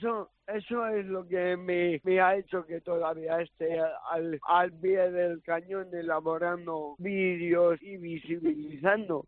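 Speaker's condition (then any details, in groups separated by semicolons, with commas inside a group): Cerebral palsy; diagnosed years later after mri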